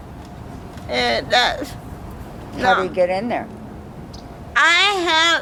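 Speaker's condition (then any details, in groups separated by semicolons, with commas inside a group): Cerebral palsy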